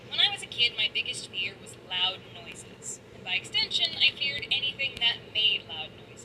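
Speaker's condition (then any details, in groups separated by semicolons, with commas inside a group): No condition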